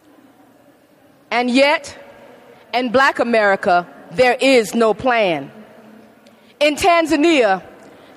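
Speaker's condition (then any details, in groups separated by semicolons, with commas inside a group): No condition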